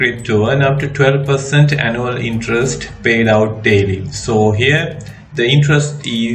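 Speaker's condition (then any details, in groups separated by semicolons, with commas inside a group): No condition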